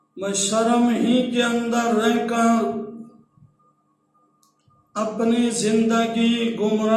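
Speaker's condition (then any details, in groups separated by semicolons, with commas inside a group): No condition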